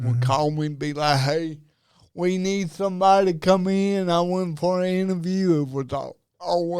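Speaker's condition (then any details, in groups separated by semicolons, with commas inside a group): Cerebral palsy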